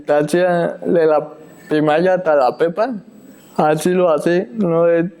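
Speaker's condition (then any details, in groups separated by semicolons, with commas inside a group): Cerebral palsy; spastic type, stiffness, mobility difficulties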